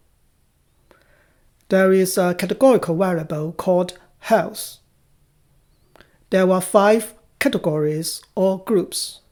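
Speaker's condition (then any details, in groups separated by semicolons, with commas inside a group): No condition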